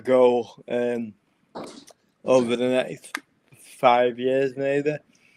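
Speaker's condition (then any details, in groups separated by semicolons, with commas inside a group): Cerebral palsy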